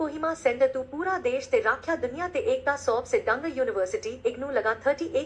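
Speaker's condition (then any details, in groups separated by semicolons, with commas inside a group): No condition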